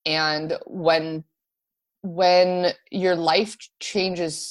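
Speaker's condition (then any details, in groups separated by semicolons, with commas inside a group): Stuttering; stuttering since childhood, runs in family, father and uncle mild stutter; adult, school speech therapy unhelpful, later fluency-specialist therapy focused on comfort with stuttering; vowels always difficult, stuttered on word Arizona in television introduction, no control over stuttering; repeated words, prolonged sounds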